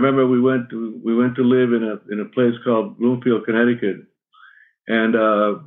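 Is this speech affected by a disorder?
Yes: Parkinson's; shaky voice, may stumble on words.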